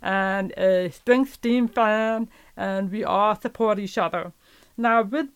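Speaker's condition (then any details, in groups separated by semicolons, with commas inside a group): Profound deafness; profoundly deaf since earliest memory, legally blind from early 20s, 10% peripheral vision left; learned to speak with speech therapist help, therapy in elementary and high school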